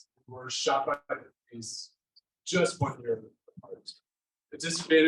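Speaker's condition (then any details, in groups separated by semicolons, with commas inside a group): No condition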